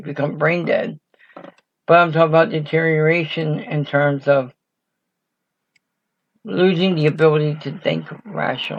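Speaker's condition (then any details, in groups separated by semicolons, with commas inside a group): Cerebral palsy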